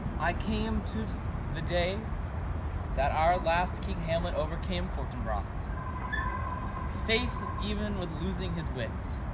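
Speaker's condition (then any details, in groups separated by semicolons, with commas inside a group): No condition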